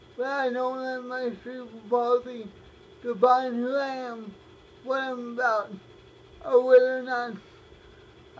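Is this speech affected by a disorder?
Yes: cerebral palsy, spastic, mild.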